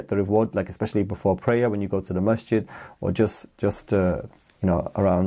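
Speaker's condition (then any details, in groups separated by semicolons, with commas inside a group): No condition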